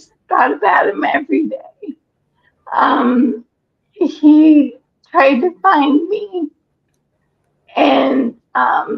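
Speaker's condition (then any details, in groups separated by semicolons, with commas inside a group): ALS; breathless after exertion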